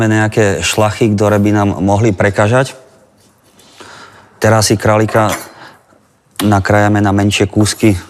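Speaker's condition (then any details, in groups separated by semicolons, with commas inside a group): No condition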